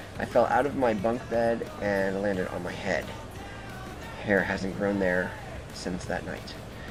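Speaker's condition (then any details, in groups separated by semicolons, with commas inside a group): No condition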